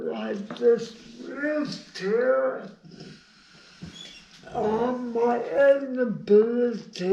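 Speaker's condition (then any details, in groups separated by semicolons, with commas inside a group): Brain injury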